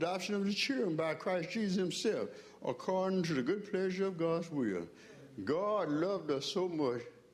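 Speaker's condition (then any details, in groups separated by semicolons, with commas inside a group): No condition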